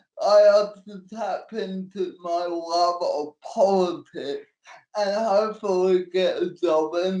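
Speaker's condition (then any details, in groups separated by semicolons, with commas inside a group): Cerebral palsy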